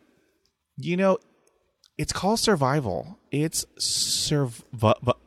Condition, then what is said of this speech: Stuttering. I still stutter, but I have a great icebreaker, okay?